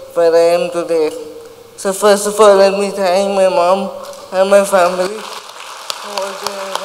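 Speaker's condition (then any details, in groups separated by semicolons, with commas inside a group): Cerebral palsy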